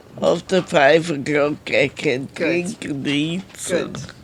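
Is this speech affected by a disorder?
Yes: multiple sclerosis.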